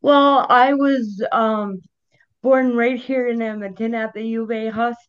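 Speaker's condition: Cerebral palsy; onset at birth

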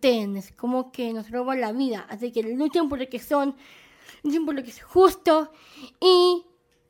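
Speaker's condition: Down syndrome; present from birth

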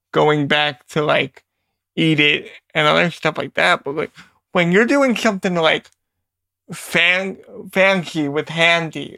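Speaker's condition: Cerebral palsy, quadriplegic

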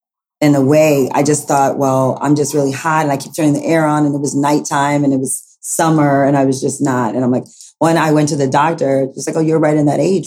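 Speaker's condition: No condition

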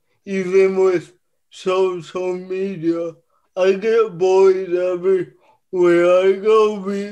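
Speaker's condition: Cerebral palsy; childhood physical therapy, therapist started lifting with ankle weights on dowel bar, therapy became weight training; ongoing gym workouts, reported to make cerebral palsy stronger

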